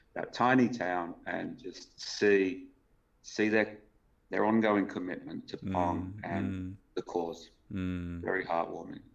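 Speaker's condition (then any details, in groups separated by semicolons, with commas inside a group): No condition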